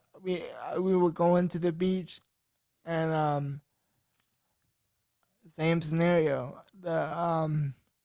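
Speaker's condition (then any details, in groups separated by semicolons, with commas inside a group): Cerebral palsy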